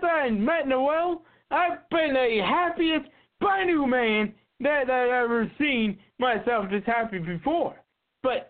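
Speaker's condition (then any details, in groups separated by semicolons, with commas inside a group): Cerebral palsy; cannot be hidden when acting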